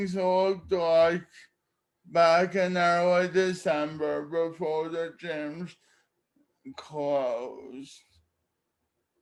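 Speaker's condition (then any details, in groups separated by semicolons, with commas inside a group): Cerebral palsy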